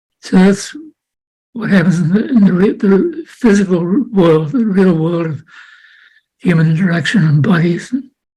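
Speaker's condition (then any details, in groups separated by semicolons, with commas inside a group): Parkinson's disease; unsteady walking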